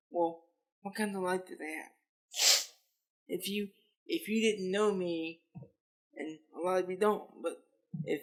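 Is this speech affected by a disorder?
Yes: cerebral palsy; lifelong physical disability.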